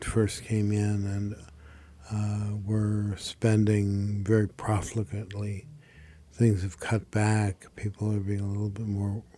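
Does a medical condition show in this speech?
Yes: Parkinson's disease; developing over about 5 years, now age 70; more noticeable over last year, especially last 6 months.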